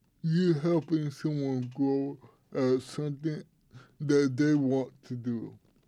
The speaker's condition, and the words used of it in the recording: Cerebral palsy. If I didn't take it this morning, it would be real hard for you to understand